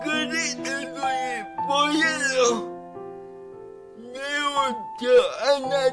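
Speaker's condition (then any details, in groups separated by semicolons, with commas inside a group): Brain lesion disability grade 1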